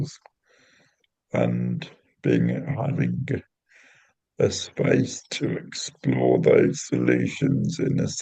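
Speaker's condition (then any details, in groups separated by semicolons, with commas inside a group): Cerebral palsy; intrathecal baclofen pump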